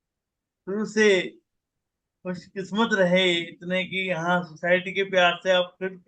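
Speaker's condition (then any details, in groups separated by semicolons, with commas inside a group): Cerebral palsy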